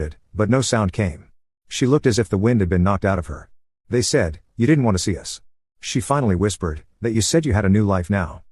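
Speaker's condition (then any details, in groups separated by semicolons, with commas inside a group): No condition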